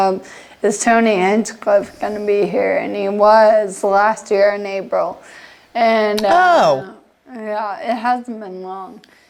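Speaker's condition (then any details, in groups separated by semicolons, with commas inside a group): Friedreich's ataxia; progressive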